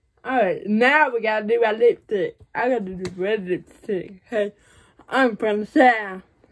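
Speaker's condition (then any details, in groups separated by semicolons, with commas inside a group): Cerebral palsy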